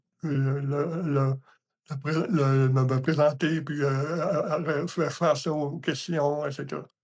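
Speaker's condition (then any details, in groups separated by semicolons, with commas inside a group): Hemiparalysis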